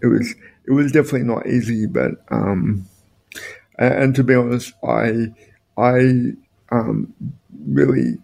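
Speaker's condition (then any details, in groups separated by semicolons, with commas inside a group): Spastic quadriplegic cerebral palsy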